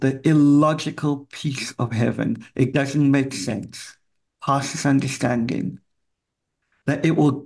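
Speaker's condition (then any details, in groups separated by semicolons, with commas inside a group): Cleft palate; congenital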